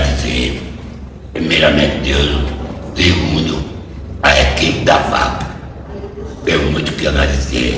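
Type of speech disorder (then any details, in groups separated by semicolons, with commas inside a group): Speech with a voice prosthesis; total laryngectomy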